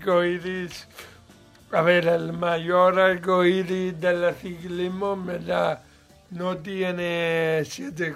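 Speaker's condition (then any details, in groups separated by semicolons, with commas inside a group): Cerebral palsy; mild, lesser degree of disability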